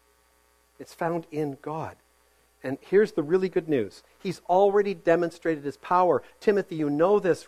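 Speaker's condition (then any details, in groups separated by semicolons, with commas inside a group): No condition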